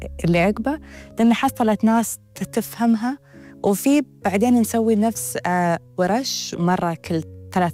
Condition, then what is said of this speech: Stuttering. خذ وايد لأشوف نفسي كشخص كافي، كشخص قادر، بغض النظر عن طريقة كلامي.